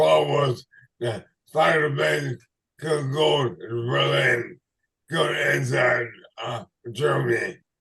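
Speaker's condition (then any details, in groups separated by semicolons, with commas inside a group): ALS/MND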